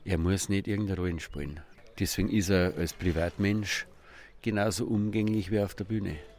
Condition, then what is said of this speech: No condition.